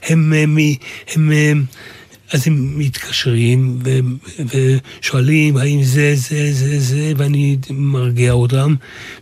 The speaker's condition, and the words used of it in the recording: Aphasia. אני, אני מוכרחה להגיד לך שזה הירואי בגלל הדבר הזה, שאתה בתוך ההפרעה הזאת ומתעד אותה בעודך נאבק בה.